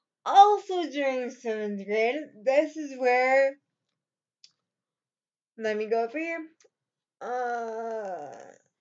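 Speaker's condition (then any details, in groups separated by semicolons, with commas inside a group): Cerebral palsy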